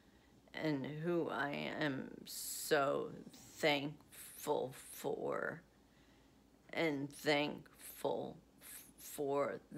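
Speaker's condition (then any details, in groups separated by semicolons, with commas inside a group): Essential tremor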